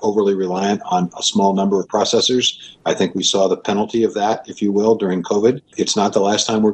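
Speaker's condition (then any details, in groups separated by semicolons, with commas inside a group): No condition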